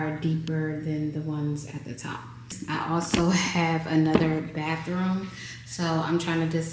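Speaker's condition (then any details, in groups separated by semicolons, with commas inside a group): No condition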